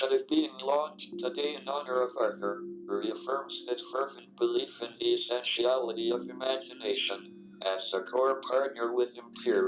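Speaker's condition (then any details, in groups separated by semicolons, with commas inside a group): ALS, speech-generating device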